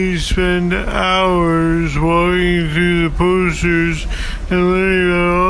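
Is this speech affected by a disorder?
Yes: Parkinson's disease; young onset; symptoms about nine years, diagnosed three years ago.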